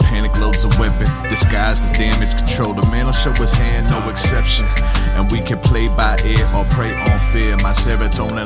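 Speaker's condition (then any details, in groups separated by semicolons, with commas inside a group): No condition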